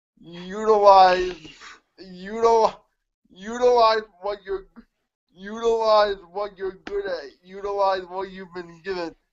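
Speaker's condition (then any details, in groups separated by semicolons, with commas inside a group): Cerebral palsy; mixed quadriplegia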